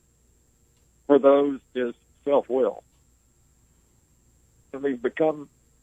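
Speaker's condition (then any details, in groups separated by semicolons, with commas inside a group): ALS; ALS diagnosed nearly 20 years ago, initially given 2 to 5 years to live; pauses along the way when speaking due to ventilator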